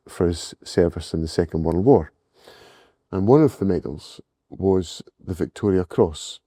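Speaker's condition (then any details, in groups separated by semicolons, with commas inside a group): No condition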